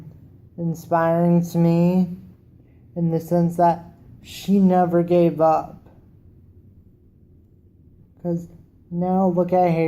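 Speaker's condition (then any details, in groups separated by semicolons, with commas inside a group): Cerebral palsy; wheelchair user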